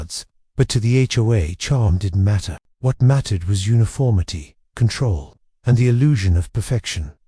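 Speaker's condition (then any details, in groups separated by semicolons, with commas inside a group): No condition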